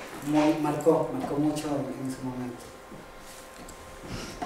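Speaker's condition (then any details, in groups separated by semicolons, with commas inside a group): No condition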